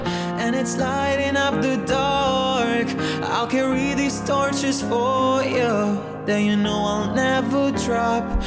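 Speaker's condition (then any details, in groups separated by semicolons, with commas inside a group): No condition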